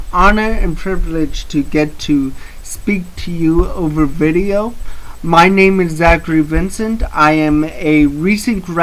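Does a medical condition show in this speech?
Yes: cerebral palsy.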